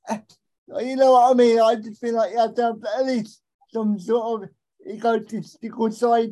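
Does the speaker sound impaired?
Yes: cerebral palsy; able to communicate.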